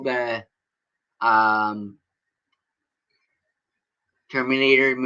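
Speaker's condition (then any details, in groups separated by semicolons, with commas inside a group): Cerebral palsy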